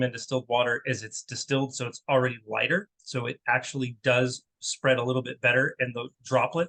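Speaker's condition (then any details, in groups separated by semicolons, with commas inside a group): No condition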